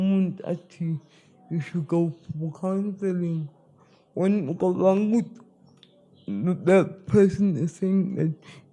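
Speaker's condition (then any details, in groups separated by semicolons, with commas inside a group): Spastic cerebral palsy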